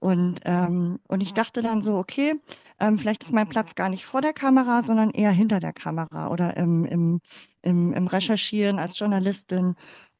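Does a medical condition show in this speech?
Yes: cleft palate; speaking in front of class and using voice for speaking never felt easy, sang a lot instead.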